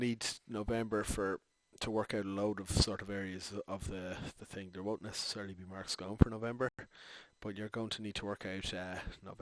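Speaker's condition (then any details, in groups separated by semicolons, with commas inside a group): No condition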